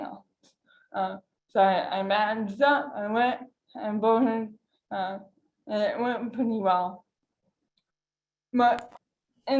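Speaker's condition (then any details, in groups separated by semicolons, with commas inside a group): Cerebral palsy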